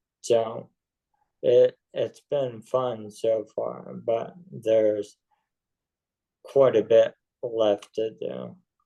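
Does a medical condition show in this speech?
Yes: ALS.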